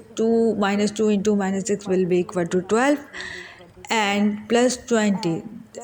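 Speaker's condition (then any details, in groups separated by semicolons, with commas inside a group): No condition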